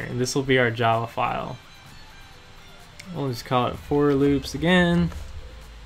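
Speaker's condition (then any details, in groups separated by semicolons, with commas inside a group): No condition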